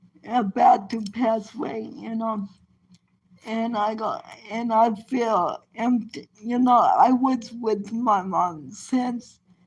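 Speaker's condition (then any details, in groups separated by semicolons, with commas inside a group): Cerebral palsy; present from birth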